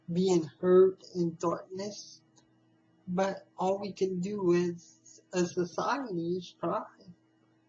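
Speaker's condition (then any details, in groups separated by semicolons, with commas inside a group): Spastic cerebral palsy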